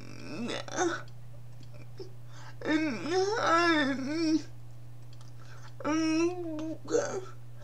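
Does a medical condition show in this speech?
Yes: cerebral palsy.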